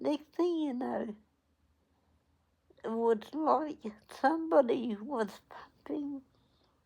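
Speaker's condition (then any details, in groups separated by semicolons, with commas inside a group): Cerebral palsy; onset at 8 days old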